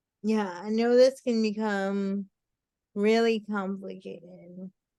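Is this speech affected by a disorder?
Yes: cerebral palsy.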